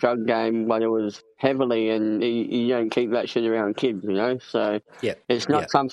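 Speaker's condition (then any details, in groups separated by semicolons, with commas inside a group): Cleft palate; congenital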